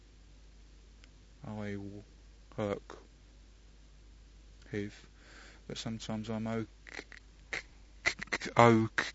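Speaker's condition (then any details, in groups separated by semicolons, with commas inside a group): Stammer; family history of uncle who stammered when younger; stammers sometimes with coworkers, sometimes fluent, not much of a problem at work; varies a lot with circumstances, worse under stress, good and bad periods; repeated words, blocks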